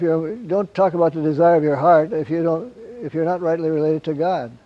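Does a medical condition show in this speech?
Yes: Parkinson's; wakes at night, gets up around 3 am.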